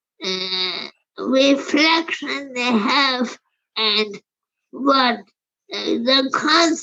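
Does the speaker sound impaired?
Yes: primary lateral sclerosis; about 20 years, age 80, falls, poor walking, wheelchair, diagnosed by Dr. Macken; progressing, physical and occupational therapy, ALS clinic, ALS Association Philadelphia support; slurred speech, swallowing difficulty at first exam by Dr. Levitz, Lehigh Neurology, speech later forced quitting.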